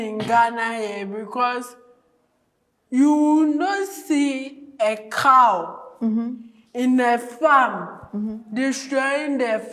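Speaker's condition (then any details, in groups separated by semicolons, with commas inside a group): Cerebral palsy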